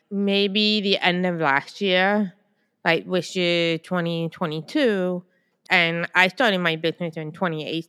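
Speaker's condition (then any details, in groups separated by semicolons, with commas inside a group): Deafblindness; deaf since childhood, blindness recognised later; identified as deafblind around pandemic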